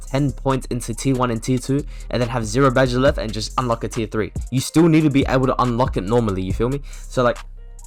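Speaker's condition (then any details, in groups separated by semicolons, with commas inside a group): No condition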